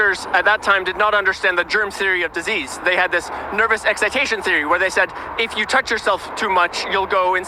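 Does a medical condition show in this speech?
No.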